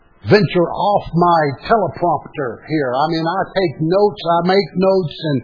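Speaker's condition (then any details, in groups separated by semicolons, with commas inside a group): No condition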